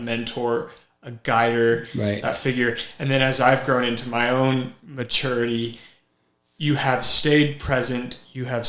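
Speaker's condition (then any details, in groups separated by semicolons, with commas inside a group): No condition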